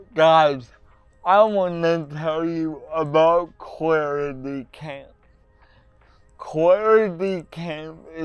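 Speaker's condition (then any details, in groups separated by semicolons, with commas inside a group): Cerebral palsy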